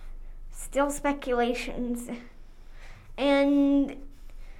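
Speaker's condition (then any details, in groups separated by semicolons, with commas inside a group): Cerebral palsy; legs affected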